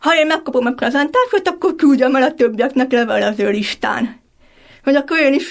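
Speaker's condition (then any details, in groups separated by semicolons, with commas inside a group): Deafblindness (hearing impairment); vision and hearing impairment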